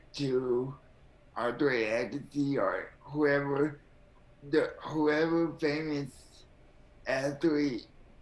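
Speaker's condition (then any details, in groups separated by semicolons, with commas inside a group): Cerebral palsy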